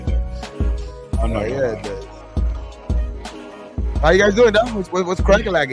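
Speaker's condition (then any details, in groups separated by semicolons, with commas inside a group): No condition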